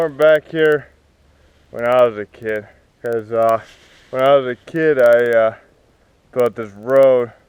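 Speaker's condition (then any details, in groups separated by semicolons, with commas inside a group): Cerebral palsy; spastic, affects walking and legs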